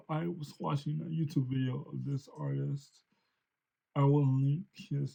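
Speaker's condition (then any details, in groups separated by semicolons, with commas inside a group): Cerebral palsy; since birth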